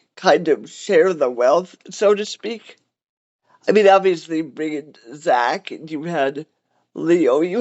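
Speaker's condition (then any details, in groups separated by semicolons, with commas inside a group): Cerebral palsy; cerebral palsy, wheelchair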